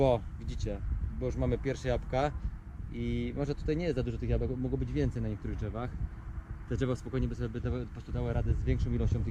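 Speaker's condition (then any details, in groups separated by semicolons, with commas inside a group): No condition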